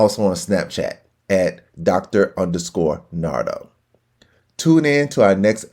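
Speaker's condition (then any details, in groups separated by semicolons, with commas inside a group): No condition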